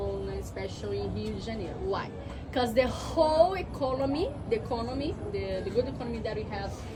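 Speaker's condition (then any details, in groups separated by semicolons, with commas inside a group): No condition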